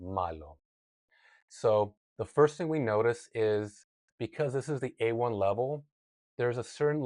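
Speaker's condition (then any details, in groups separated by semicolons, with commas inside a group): No condition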